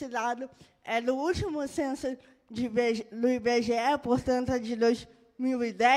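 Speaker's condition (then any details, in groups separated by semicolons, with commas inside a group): Cerebral palsy; birth brain injury; moderate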